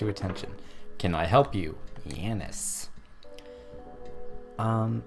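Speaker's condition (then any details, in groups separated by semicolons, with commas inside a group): No condition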